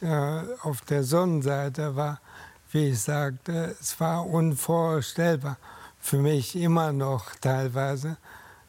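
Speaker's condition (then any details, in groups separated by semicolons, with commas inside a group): ALS; almost 10 years since diagnosis, companion Cassandra Menten, alternative therapies tried, cannot go out alone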